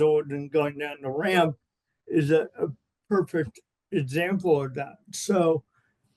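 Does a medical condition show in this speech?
Yes: cerebral palsy.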